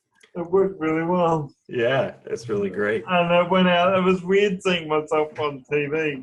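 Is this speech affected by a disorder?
Yes: cerebral palsy.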